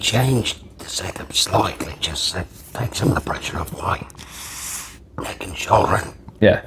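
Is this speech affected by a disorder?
Yes: laryngectomy; permanent tracheostomy.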